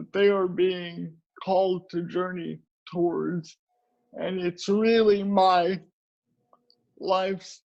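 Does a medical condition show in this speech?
Yes: cerebral palsy.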